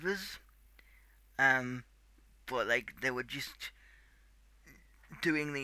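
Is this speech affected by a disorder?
Yes: cerebral palsy; tight muscles.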